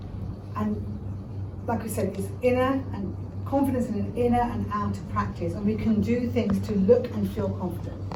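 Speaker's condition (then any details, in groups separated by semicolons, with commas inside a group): No condition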